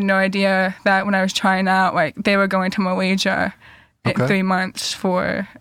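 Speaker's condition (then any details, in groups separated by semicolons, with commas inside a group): Deafness; cochlear implants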